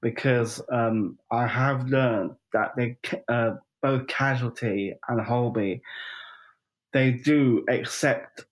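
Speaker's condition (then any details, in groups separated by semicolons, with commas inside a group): Down syndrome; 45 years old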